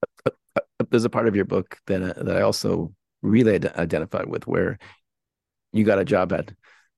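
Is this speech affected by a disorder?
Yes: stuttering; long-standing stuttering, avoided phone for years, stuttered heavily at law firm job from 29, self-medicated with alcohol; hosting podcast for two months, no longer avoids phone, discloses stutter before interviews; stutters less after disclosing stutter, worse day after drinking, pauses once mistaken for nervousness; here repeated sounds, blocks.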